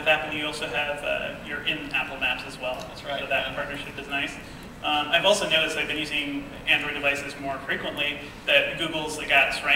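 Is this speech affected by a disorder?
No.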